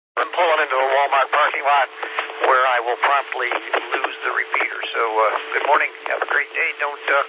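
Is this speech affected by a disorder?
No.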